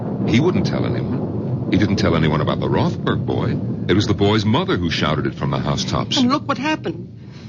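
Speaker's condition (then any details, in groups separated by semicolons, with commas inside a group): No condition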